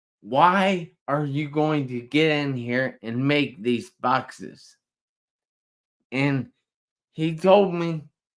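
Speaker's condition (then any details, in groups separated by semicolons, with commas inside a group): Traumatic brain injury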